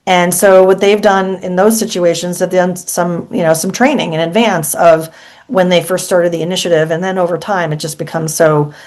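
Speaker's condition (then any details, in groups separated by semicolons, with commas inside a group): No condition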